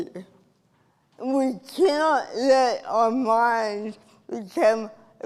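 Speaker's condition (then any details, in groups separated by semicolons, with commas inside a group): Cerebral palsy; from birth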